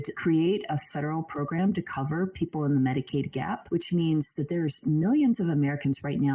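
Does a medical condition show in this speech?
No.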